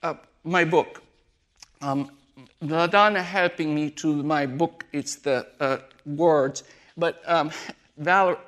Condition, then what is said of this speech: Aphasia. It's hard to, phasia is hard to memorizing, but it's what I do.